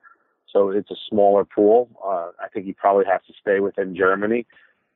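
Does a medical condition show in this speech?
No.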